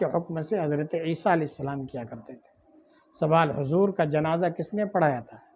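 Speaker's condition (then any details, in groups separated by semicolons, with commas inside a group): No condition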